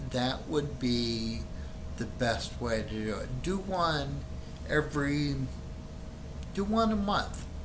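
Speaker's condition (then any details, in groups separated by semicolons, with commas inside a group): Friedreich's ataxia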